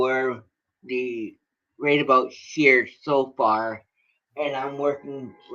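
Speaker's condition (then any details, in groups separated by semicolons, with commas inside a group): Cerebral palsy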